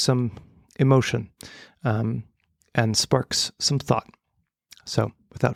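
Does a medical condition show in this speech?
No.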